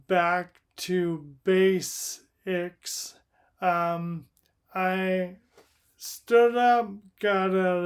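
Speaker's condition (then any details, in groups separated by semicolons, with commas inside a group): Primary lateral sclerosis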